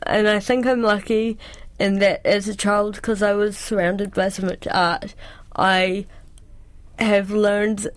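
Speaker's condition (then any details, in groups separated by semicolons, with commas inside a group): Cerebral palsy; cerebral palsy since childhood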